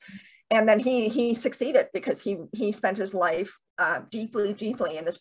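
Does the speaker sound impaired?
Yes: deafness with cochlear implants, bilateral cochlear implants; two major implant surgeries.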